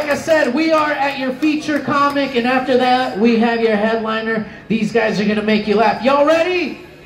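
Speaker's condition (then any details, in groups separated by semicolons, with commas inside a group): No condition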